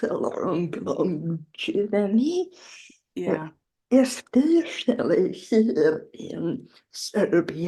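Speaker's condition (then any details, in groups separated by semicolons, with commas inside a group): Generalized dystonia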